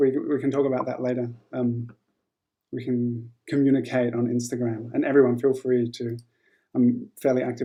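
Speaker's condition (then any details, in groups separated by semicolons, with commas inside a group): No condition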